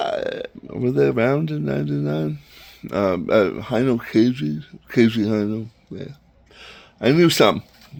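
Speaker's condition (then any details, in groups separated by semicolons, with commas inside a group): Tongue cancer surgery, tongue graft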